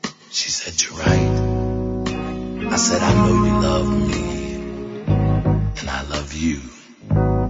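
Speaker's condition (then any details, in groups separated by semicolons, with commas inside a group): No condition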